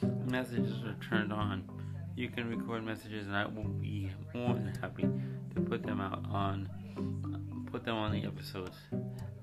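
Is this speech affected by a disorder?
Yes: cerebral palsy; codeine shots after surgery.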